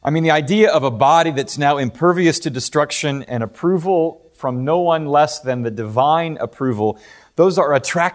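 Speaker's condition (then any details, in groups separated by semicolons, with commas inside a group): No condition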